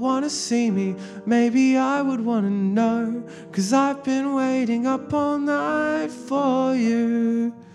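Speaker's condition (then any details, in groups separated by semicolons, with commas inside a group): No condition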